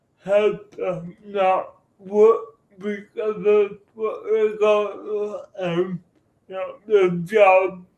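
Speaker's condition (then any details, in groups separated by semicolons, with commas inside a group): Cerebral palsy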